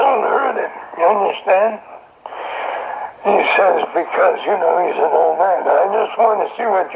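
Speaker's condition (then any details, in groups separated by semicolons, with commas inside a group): Throat cancer; survivor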